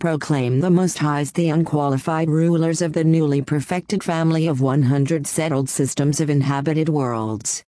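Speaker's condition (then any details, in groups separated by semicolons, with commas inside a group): No condition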